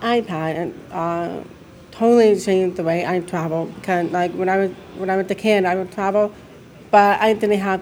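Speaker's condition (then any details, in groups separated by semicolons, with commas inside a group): Deafness; mix of speech and sign growing up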